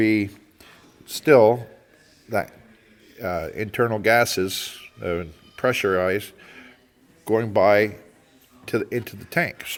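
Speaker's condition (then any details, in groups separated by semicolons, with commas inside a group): No condition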